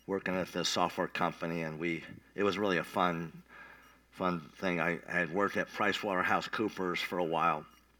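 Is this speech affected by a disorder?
Yes: cleft palate; once stopped breathing.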